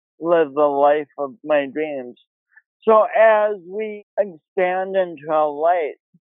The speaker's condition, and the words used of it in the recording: Cerebral palsy. I feel so lucky to have gone forward and done it, even though my voice has a speech impediment quality to it, than waiting for some miracle to kill my voice before I start living my dream.